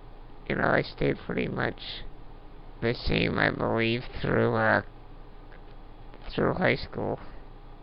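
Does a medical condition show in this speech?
Yes: Duchenne muscular dystrophy; progressive muscle wasting, diminished lung function, sleep apnea, emergency tracheotomy after mucus plug, little arm use; voice audibly worsening late in recording, uses Dragon naturally speaking voice recognition.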